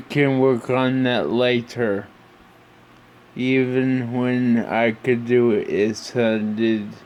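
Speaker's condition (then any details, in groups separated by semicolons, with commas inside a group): Brain injury (brain shearing); tracheostomy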